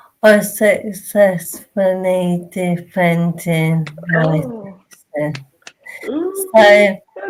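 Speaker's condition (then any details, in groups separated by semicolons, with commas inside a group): Motor neurone disease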